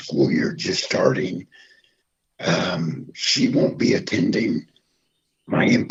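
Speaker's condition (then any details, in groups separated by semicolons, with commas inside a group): Throat cancer, half voicebox, partial laryngectomy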